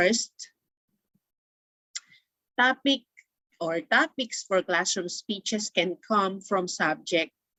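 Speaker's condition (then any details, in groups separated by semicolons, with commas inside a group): No condition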